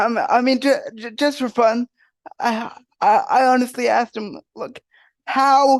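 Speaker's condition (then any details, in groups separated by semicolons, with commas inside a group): Cerebral palsy; wheelchair user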